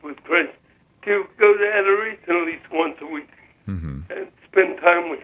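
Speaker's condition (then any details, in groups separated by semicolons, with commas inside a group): Spastic cerebral palsy; lifelong wheelchair use, now power chair for mobility; finger spasticity makes rosary beads hard to use, uses scripture rosary instead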